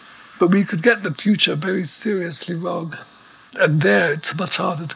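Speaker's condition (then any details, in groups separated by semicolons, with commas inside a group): ALS; progressive neuromuscular illness, effectively quadriplegic, paralyzed from neck down, wheelchair within six months of diagnosis; about two years since diagnosis, plastic nasal pump behind neck sets breaths, respirator, no pain, writes by dictation; very weak voice needing amplifier, respirator audible in background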